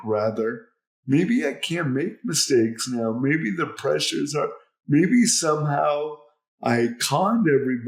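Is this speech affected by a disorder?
Yes: cerebral palsy; from birth, cannot handwrite; speech unclear since childhood.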